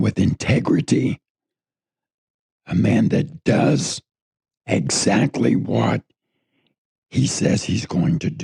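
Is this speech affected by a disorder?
Yes: throat cancer; tracheostomy tube.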